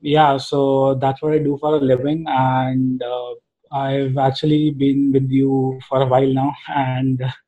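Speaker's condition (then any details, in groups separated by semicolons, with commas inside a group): Stuttering; got stuck most in high-pressure situations and around people of influence; Pro 90D online course with Michael Williams, daily audios, live practice, sessions once or twice monthly; now flowing, automatic, nice rhythm, previously stuck under pressure, worsened further before course; prolonged sounds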